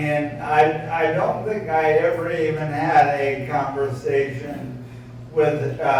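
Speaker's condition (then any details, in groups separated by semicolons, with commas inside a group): ALS; voice sounds impaired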